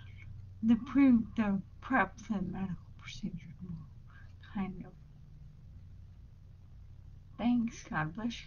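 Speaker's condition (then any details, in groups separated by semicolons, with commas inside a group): Brain injury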